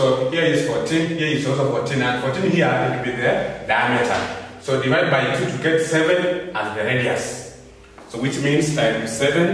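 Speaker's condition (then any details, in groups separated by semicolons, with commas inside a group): No condition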